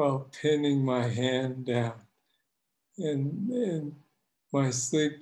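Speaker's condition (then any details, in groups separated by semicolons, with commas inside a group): Parkinson's disease; DBS implant, tremor originally main symptom; tremor worsening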